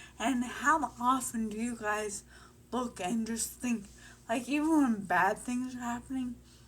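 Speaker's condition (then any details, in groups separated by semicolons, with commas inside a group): Brain injury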